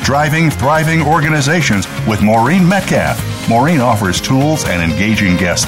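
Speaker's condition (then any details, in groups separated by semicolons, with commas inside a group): No condition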